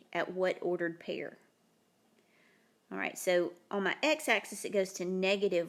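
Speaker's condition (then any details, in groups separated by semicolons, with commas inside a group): No condition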